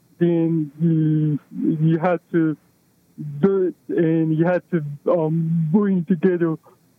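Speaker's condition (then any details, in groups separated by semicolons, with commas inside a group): Cerebral palsy; affecting movement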